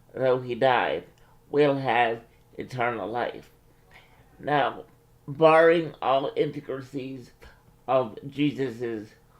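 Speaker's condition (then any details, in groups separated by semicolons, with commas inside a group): Cerebral palsy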